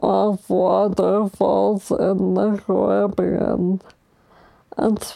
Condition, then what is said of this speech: ALS (motor neuron disease). I can't quite get my sentences out quickly enough, but I can still speak.